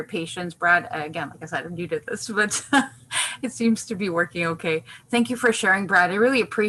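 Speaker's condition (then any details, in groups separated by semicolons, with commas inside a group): No condition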